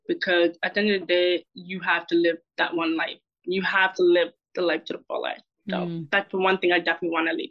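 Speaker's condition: Deafness; childhood speech therapists

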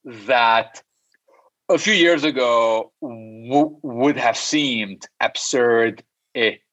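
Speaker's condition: Stutter; stutter since childhood, stutters in six languages: English, French, Spanish, Arabic, Portuguese, Armenian; audible stutter during interview; no stuttering when singing, avoided speaking for years out of fear, later joined Toastmasters and debating club; repeated sounds, prolonged sounds, blocks

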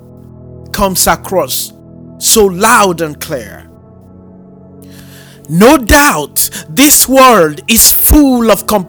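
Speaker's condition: No condition

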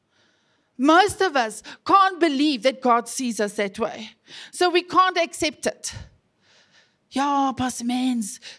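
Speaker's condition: No condition

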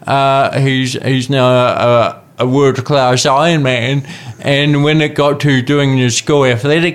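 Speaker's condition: Cerebral palsy; stopped childhood therapies

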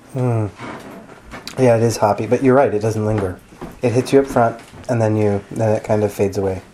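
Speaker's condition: No condition

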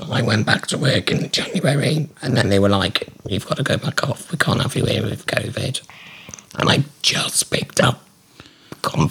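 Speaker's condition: Laryngectomy; salivary tumour into neck, oesophagus, tracheostomy, thyroidectomy, neck dissection, stomach pull-up, salivary glands removed; valve-pressed voice, stops breathing talking, strange little voice, quieter, silent laugh, valve fails, phone hard

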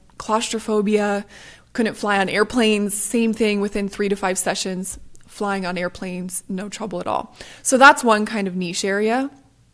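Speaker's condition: No condition

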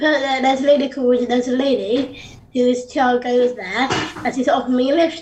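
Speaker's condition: Down syndrome; extra chromosome, adult woman

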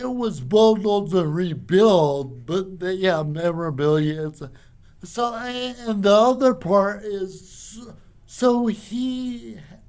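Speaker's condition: Cerebral palsy; from birth

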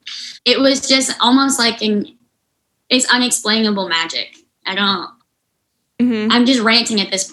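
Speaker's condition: Unilateral cleft lip and palate, severe

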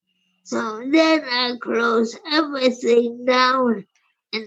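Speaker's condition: Primary lateral sclerosis; wheelchair use

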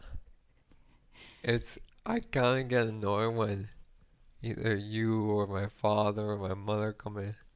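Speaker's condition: ALS; voice got weaker

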